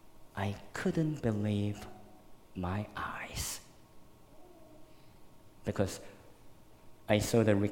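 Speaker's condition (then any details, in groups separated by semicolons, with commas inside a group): Cleft lip and palate, severe; born in Korea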